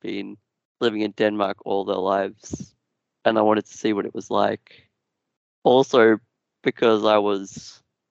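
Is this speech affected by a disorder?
Yes: Duchenne muscular dystrophy; progressive.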